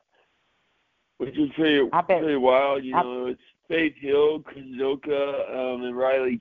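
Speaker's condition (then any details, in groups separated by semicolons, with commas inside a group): Cerebral palsy, mild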